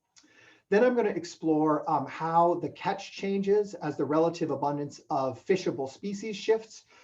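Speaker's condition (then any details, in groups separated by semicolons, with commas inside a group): No condition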